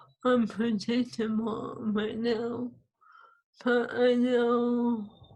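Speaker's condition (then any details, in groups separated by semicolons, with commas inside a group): ALS; swallowing lost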